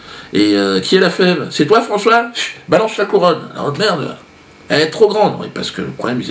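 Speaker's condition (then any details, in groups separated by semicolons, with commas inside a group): No condition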